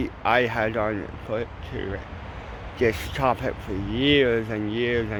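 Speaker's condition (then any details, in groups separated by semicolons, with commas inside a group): Cerebral palsy; mild, ataxic type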